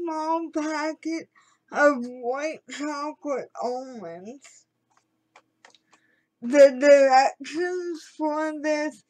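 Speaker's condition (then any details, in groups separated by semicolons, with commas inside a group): Cerebral palsy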